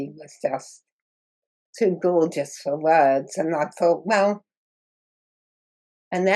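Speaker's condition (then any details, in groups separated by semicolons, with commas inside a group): Muscular dystrophy; progressive muscle wasting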